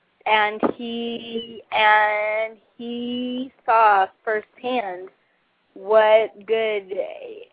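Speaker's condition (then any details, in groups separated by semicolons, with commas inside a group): Cerebral palsy; stutters from speech muscle spasms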